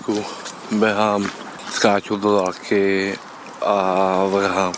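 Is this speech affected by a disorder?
Yes: Down syndrome; congenital, Down syndrome since birth; age 27; speaks very well, formulates answers, understands questions, communicates well, not a given with Down syndrome.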